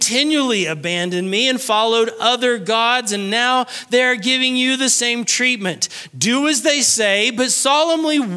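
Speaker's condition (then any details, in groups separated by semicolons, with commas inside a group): No condition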